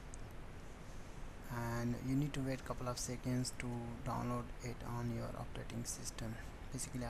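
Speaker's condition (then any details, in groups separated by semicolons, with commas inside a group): No condition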